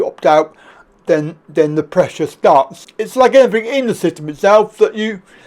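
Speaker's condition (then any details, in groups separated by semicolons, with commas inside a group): Cerebral palsy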